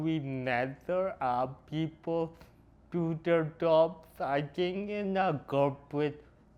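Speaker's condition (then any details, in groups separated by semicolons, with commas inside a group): Cerebral palsy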